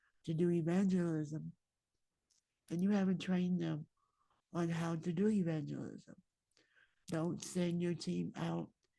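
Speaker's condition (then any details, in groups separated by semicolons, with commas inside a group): Myasthenia gravis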